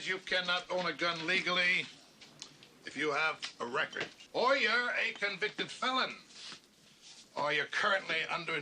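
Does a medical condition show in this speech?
No.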